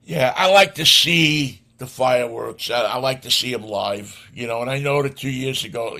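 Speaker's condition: No condition

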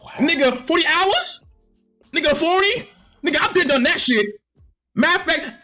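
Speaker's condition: No condition

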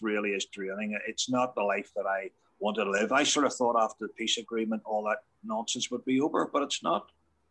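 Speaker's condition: No condition

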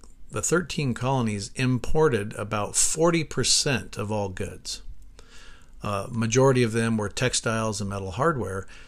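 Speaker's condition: No condition

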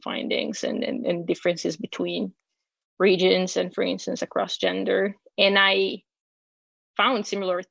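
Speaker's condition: No condition

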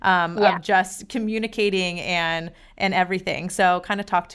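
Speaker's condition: No condition

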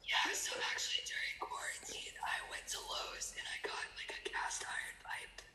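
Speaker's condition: Laryngeal papillomatosis; recurring small papillomas growing in airway, periodic laser surgery to keep airway open; papillomas can block airway completely if not removed

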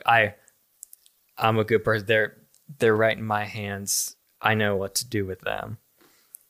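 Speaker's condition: No condition

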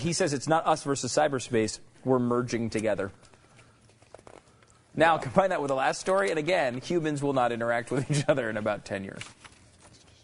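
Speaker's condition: No condition

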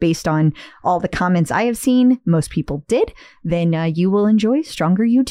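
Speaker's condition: No condition

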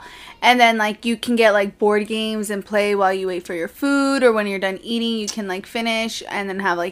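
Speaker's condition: No condition

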